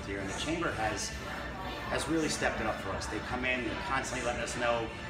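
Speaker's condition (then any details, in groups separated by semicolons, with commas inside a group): No condition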